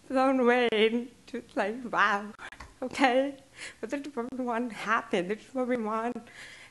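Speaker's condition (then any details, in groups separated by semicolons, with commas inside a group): Deaf and hard of hearing; hearing aid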